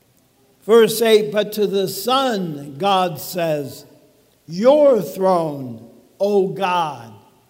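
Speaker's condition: ALS; talking a little bit funny

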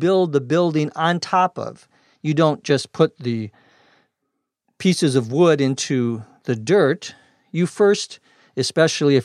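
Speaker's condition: No condition

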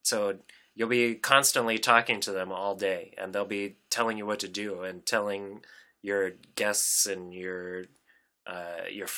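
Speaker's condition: No condition

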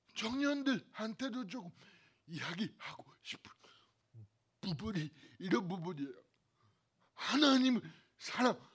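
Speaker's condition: Cerebral palsy; cervical spine c2 to c7 damaged

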